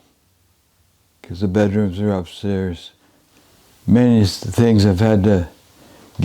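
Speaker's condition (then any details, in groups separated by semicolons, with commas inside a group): Advanced Parkinson's disease, severe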